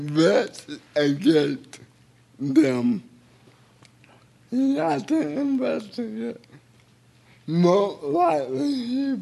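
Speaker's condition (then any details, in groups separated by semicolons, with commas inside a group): Cerebral palsy; speech a little unclear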